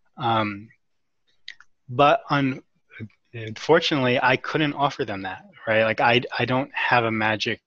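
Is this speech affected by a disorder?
Yes: stuttering; adult stuttering; stutters openly during recorded interview; part-word repetitions like c- c-, frequent uh interjections before words, breaks mid-word; here repeated words, blocks.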